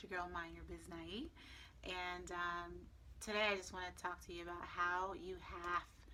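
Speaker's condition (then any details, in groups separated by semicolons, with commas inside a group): No condition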